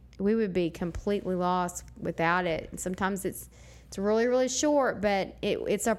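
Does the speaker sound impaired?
No.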